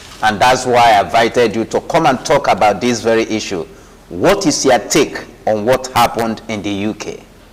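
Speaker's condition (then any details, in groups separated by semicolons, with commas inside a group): No condition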